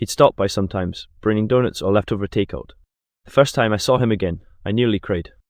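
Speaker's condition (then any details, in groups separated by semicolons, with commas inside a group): No condition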